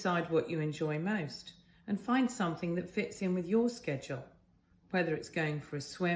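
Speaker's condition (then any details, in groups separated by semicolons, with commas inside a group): No condition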